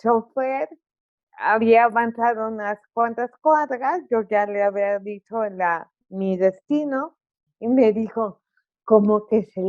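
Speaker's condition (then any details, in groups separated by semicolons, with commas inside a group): Cerebral palsy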